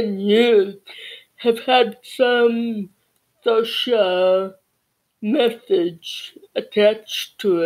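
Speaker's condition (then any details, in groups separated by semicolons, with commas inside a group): Cerebral palsy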